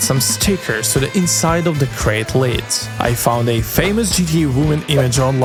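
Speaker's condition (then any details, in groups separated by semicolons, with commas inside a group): No condition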